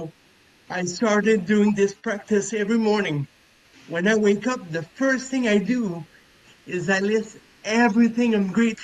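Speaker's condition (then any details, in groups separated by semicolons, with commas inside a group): Cerebral palsy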